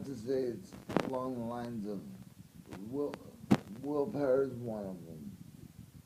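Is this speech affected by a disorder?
Yes: brain injury; car accident.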